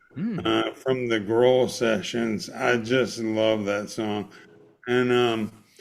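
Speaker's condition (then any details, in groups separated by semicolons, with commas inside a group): ALS; motor neuron disease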